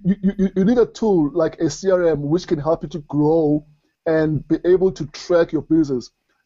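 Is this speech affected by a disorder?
Yes: stutter; stutter since childhood, grew up with it, never outgrew it; bit of a stutter, audibly battles it while talking, milder than few years ago; severe in school, school speech took whole period, avoided speaking careers, disliked call-center job due to stammering; here repeated sounds, prolonged sounds.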